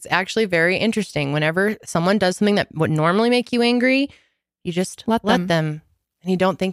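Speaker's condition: No condition

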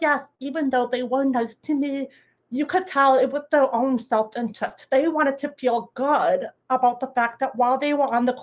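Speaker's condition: Deafness; deaf medically, little-d deaf, some residual hearing, wears hearing aid, lip reads, no sign language; lip reading hosts during podcast, relying on hearing aid; speaks orally, audible deaf accent noticed by listeners

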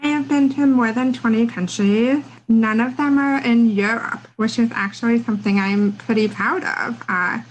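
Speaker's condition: Deafness; had speech therapy

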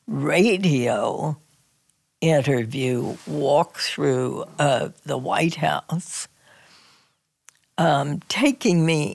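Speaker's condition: Spasmodic dysphonia; strange

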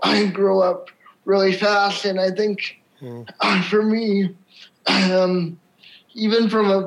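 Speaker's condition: Cerebral palsy; from birth, wheelchair user

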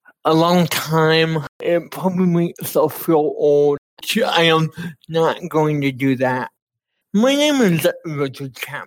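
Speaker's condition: Cerebral palsy; uses Dragon NaturallySpeaking voice activated computer software

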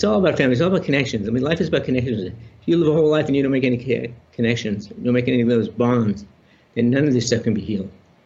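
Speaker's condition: Parkinson's disease; six-hour spinal surgery at Johns Hopkins

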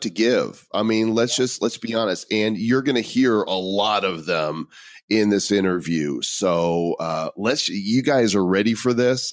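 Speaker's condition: No condition

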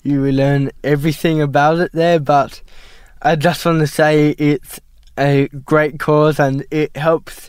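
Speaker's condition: Cerebral palsy; at diagnosis told may never walk or talk

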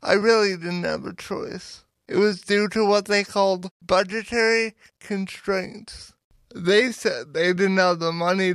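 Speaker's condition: Cerebral palsy; power wheelchair user

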